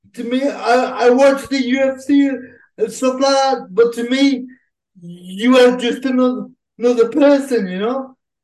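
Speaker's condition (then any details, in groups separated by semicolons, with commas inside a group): Cerebral palsy; cerebral palsy since childhood, uses a wheelchair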